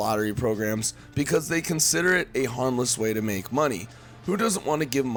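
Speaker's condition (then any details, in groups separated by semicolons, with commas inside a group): No condition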